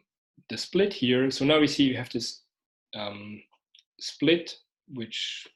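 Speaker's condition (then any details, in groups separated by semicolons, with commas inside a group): No condition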